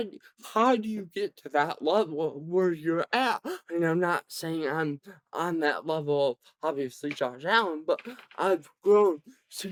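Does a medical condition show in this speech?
Yes: cerebral palsy; present from birth, severe.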